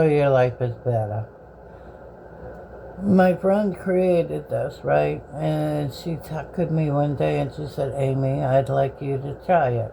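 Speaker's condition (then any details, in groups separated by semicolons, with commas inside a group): Bell's palsy; voice may be unclear, uses straws for drinking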